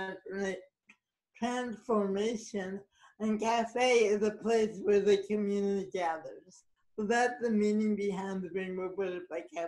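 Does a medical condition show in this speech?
Yes: cerebral palsy.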